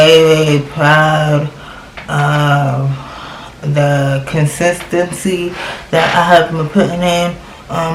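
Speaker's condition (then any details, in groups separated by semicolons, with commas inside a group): Cerebral palsy; from birth, left leg affected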